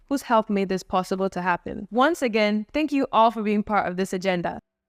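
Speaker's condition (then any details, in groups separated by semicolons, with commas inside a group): No condition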